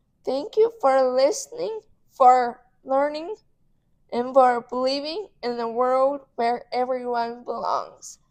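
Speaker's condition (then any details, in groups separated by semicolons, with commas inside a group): Cerebral palsy; affects muscles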